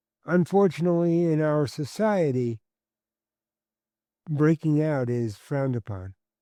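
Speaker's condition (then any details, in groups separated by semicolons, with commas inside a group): Cerebral palsy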